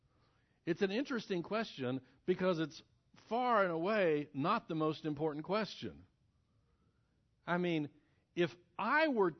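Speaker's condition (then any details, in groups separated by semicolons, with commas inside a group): No condition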